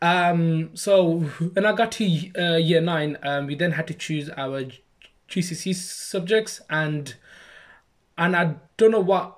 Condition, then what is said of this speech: Stuttering. So, well, I'm not a person that can just speak and just, you know, speak for the country, but it is what it is, really.